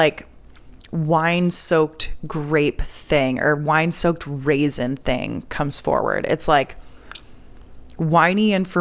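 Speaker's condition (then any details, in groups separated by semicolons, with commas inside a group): No condition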